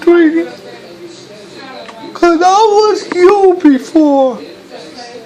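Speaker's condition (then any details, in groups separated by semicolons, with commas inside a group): Cerebral palsy; speech hard to understand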